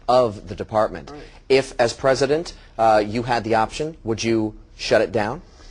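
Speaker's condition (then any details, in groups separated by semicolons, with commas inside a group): No condition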